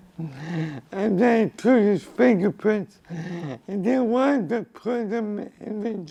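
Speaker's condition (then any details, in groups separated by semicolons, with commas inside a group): Cerebral palsy; from birth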